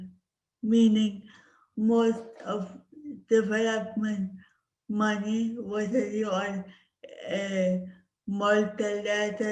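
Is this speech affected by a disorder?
Yes: cerebral palsy; speech impediment.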